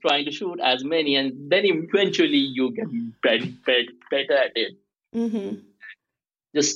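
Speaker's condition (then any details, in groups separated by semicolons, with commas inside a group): Stuttering; may block on some words, may repeat sounds; repeated sounds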